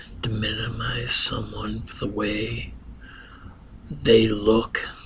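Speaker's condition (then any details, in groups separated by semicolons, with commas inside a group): Ataxia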